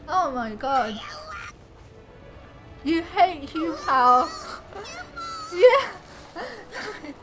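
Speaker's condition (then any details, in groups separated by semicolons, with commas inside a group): Cerebral palsy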